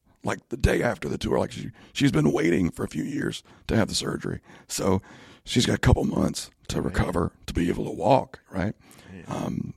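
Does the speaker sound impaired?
Yes: spasmodic dysphonia; in speech therapy with doctors, band crowns off for medical year; voice issue, asks listeners to excuse voice.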